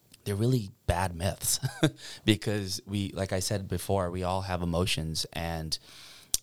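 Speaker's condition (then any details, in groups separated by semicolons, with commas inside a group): No condition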